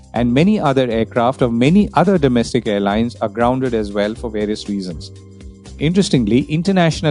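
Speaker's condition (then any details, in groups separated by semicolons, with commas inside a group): No condition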